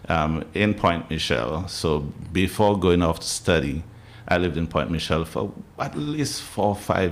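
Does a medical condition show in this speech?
No.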